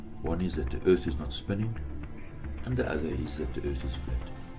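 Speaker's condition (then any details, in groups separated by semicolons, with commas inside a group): No condition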